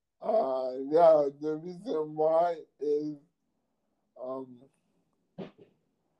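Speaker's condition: ALS; slurred speech

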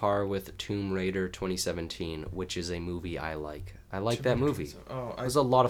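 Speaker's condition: No condition

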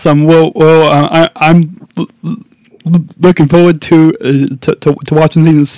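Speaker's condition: Stuttering; repeated sounds, repeated words

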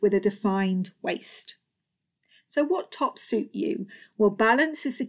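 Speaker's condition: No condition

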